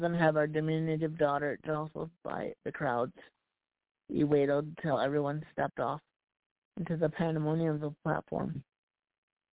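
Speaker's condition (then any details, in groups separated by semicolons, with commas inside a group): Cerebral palsy; past challenges speaking up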